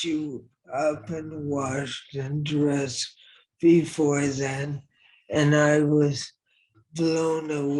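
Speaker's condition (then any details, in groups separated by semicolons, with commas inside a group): ALS; operation six months ago, then intensive care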